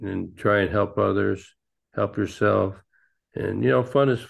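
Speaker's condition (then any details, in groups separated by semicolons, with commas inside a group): Parkinson's disease; ping pong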